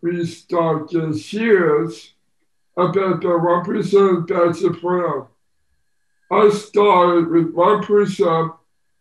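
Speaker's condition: Down syndrome

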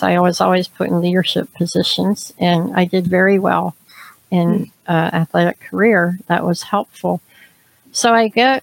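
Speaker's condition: Cleft palate, severe; experimental plastic surgery

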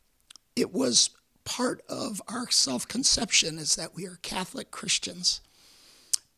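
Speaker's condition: Repeated vocal cord surgery; 19 vocal cord surgeries, 25 surgeries total, Hodgkin's lymphoma diagnosed at age 36, cancer three times; few weeks after 19th vocal cord surgery at University of Michigan

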